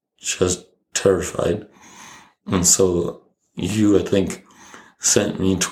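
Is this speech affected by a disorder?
Yes: ALS; ALS onset age 37, right hand finger weakness, palm wasting, lost right hand use, smile, facial expressions; about two years since diagnosis, feeding tube for swallowing muscle atrophy, monthly spinal tap clinical trial medication; voice changed, dried saliva in throat from rare swallowing makes speech less clear, cannot swallow most foods.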